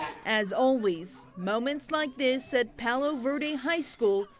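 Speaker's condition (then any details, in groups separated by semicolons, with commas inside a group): No condition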